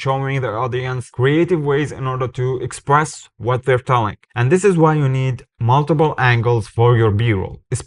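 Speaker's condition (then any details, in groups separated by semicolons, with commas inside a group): No condition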